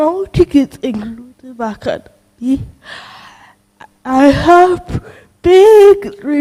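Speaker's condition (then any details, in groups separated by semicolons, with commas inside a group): Cerebral palsy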